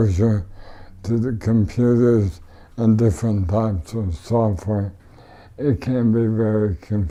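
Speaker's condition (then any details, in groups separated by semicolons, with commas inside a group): ALS; tracheotomy, wheelchair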